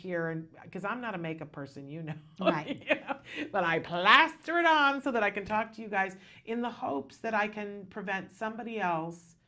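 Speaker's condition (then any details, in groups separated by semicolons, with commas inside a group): No condition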